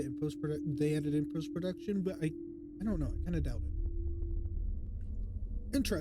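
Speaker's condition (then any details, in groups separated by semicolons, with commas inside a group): No condition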